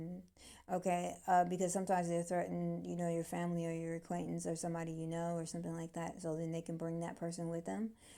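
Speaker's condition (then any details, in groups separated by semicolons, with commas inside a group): No condition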